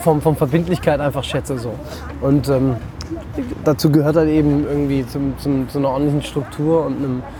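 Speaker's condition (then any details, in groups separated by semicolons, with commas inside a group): Tourette syndrome; neurological, incurable, uncontrollable motor and vocal tics, head and hand jerking, many years; no complex tics, worse under stress, hand jerks, sometimes redirected into foot movements; sometimes loud sounds, extra noises while talking, no swear words or coherent sentences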